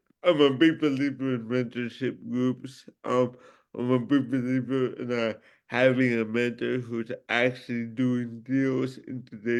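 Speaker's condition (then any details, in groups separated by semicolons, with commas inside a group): Cerebral palsy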